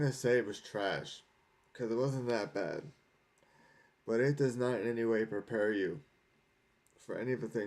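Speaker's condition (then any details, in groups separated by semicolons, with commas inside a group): Cerebral palsy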